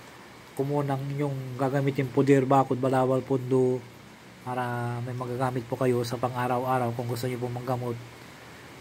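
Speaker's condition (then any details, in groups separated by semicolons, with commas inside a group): No condition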